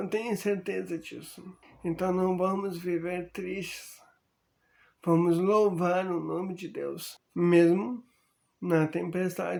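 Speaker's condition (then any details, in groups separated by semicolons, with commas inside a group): Amyotrophic lateral sclerosis; genetic form, earlier diagnosed hereditary spastic paraparesis, leg weakness; diagnosed about one month ago, progressive; increasingly impaired speech and walking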